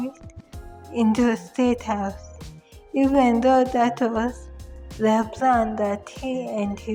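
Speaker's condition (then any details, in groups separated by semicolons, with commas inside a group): Cerebral palsy; from birth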